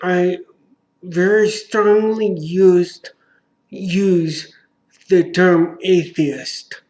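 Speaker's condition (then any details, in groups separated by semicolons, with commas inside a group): Traumatic brain injury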